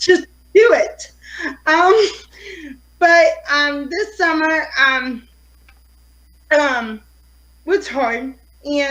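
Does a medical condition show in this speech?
Yes: cerebral palsy; affects fine motor skills.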